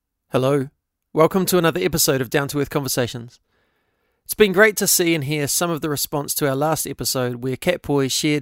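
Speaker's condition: No condition

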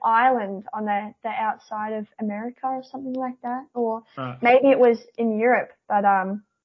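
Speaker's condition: Cleft palate; congenital cleft palate

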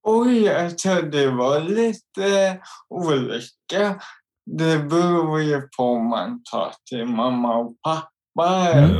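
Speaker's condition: Cerebral palsy; motor skills and balance affected, intellect unaffected, involuntary jerks, visible disability

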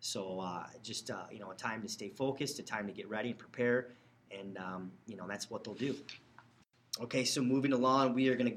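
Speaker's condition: No condition

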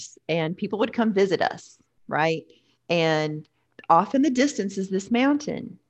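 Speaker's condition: No condition

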